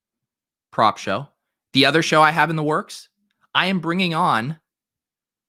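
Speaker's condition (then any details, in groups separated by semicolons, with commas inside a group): No condition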